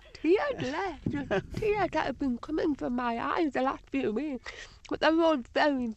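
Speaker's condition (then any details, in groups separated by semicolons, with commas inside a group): Deafness, Usher syndrome, severe; type two, born completely deaf, hearing aids from age two, tunnel vision, registered blind at 29; five-hour double cochlear implant surgery, switched on three weeks ago, relies on lip reading, no headphones; speech training from age two, some answers may be a little indistinct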